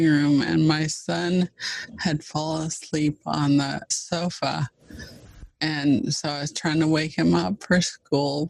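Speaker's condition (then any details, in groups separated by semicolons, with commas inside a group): ALS (Lou Gehrig's disease)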